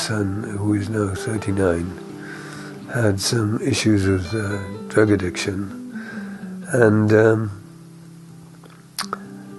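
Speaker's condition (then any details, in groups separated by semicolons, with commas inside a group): Parkinson's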